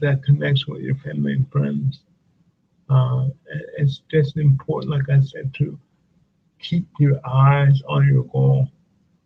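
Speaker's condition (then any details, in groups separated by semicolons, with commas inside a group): Cerebral palsy; speech affected at times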